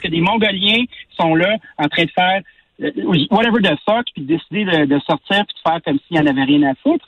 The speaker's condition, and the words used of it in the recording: No condition.